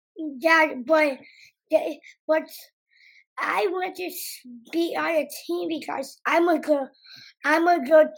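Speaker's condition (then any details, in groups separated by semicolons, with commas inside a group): Down syndrome; congenital, diagnosed before birth, heart defect also found before birth, about ten years old; third grade, pulled out of class for math and reading; short answers, often prompted by mother, 'annoying' misheard as 'important'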